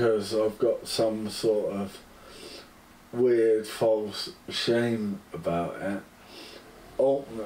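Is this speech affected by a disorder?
Yes: motor neurone disease; progressing, under two years since diagnosis; speech has declined.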